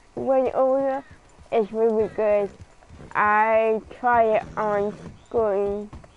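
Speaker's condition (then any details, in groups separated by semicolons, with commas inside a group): Cerebral palsy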